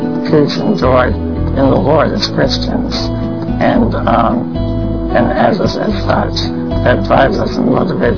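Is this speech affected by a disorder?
Yes: spinal muscular atrophy; congenital, progressive muscle weakening, bedbound with no hand movement since early 20s, tracheostomy and stomach feeding tube about 10 years ago; trach suctioning when lungs congested, permanent tube-fed liquid diet; depends on voice for everything, uses voice recognition computer system.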